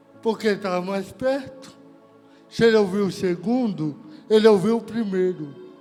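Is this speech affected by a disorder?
Yes: cerebral palsy.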